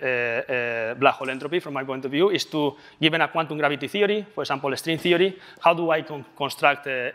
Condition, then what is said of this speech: No condition.